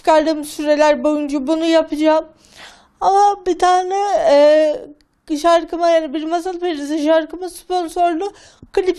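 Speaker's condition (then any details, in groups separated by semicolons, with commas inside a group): Cerebral palsy; age 19, numerous operations, botox injections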